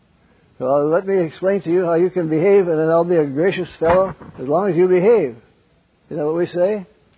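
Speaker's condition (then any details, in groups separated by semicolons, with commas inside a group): Parkinson's; wakes up around 3 am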